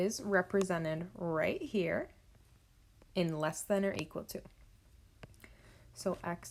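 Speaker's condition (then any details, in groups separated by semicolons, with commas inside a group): No condition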